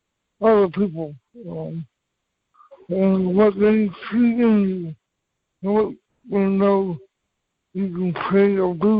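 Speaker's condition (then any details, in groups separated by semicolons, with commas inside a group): Cerebral palsy; from birth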